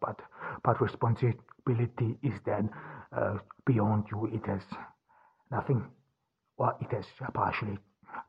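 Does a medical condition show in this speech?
Yes: stuttering; cause unknown, only one in family who stutters, german mother tongue, born in austria; seen as an obstacle to recording audiobooks; here repeated words, blocks.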